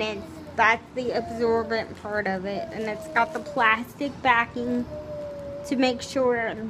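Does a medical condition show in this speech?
Yes: cerebral palsy, spastic, severe.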